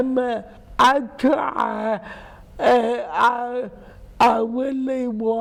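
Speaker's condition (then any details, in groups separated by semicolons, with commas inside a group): Cerebral palsy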